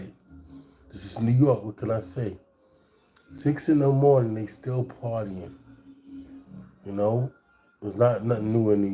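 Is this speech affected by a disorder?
No.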